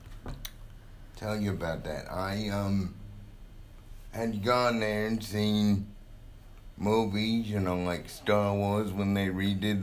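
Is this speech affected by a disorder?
Yes: cerebral palsy; coordination affected, difficulty self-propelling manual wheelchair, electric power chair sought in Kansas.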